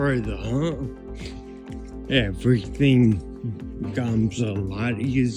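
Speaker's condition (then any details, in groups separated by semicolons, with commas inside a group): Ataxia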